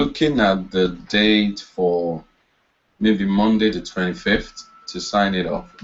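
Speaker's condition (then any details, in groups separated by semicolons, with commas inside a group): No condition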